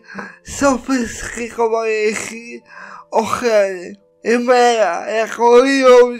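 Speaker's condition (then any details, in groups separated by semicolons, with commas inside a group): Cerebral palsy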